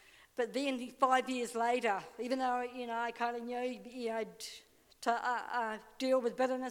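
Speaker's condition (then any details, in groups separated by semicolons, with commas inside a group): Stutter; impaired hearing; gives long talk, may stutter on wanted words; choice each time between saying wanted words and maybe stuttering, or avoiding words; repeated sounds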